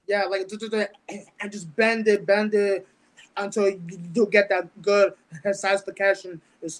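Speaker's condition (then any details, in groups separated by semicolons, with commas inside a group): Stuttering, mild; speech impediment with stutter since about age 10, born with intellectual learning disability, hears things funny; certain words sometimes do not come out; repeated sounds, repeated words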